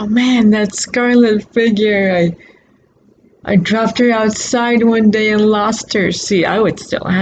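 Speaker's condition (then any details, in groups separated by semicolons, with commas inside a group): Cerebral palsy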